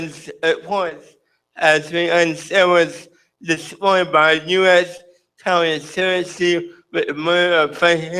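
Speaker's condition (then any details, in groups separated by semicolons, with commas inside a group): Cerebral palsy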